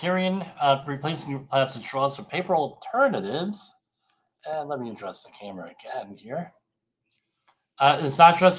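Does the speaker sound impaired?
Yes: bilateral cleft lip and palate; childhood trouble using straws due to mouth anatomy.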